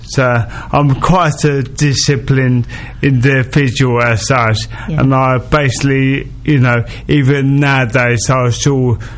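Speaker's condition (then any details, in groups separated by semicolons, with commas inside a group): Motor neurone disease; progressive neurological disease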